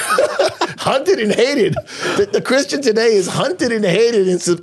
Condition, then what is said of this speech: None; typical speech.